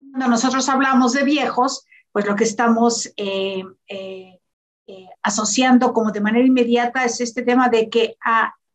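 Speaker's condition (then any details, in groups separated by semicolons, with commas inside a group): No condition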